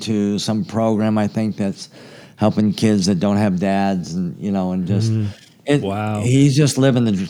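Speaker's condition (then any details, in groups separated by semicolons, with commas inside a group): Cleft palate, severe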